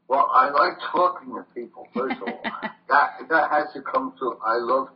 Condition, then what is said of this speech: Tracheostomy. So I can't sing the way I used to sing.